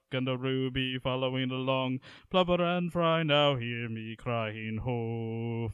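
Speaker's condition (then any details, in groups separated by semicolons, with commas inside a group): No condition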